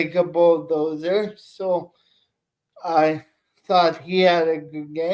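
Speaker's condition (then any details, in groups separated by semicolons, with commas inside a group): Cerebral palsy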